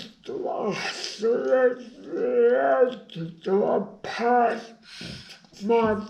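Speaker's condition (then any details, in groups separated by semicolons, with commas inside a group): Brain injury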